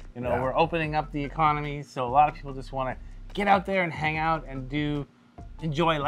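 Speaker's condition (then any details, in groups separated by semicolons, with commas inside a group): No condition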